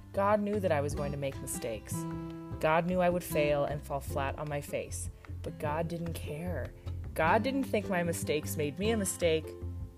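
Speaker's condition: No condition

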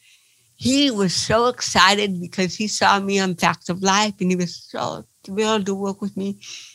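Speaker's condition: Cerebral palsy; past painkiller addiction

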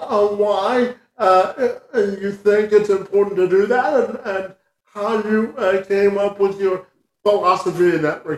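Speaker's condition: Spastic quadriplegia cerebral palsy; present from birth, cannot walk normally, attributed to insufficient oxygen in legs

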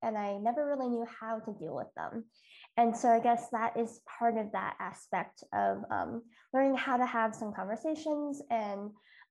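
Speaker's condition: Cleft lip and palate

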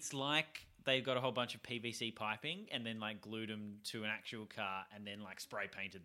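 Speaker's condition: No condition

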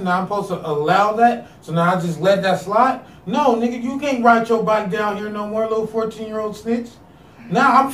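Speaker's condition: No condition

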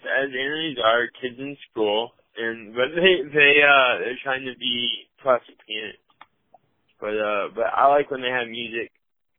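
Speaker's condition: Cerebral palsy; mild

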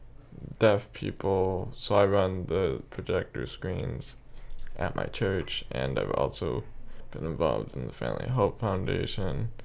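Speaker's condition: Cerebral palsy, spastic quadriplegia

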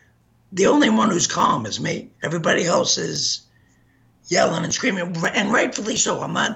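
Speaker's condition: Gunshot injury to voice box; hit spine

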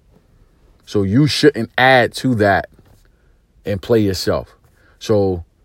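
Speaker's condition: No condition

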